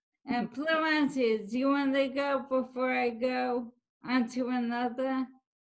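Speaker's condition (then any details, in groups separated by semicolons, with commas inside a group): ALS; speech may be hard to understand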